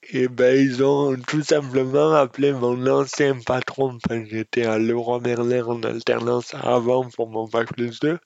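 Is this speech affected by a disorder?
Yes: dystonia; congenital.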